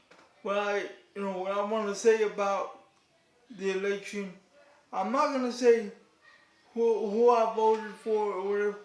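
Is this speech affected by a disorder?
Yes: cerebral palsy; declined offered surgery.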